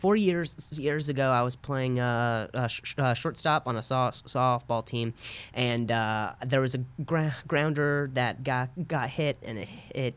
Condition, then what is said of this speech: Stuttering. Like I've met other people who have stutters, but they're cadence is different because it's we don't have this.